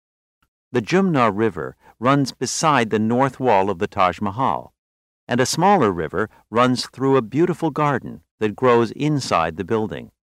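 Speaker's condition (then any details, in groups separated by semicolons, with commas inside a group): No condition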